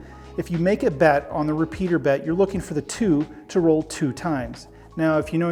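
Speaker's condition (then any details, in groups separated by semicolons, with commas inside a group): No condition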